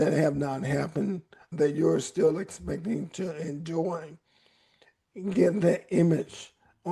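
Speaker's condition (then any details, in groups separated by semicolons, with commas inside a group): ALS; voice raspy at times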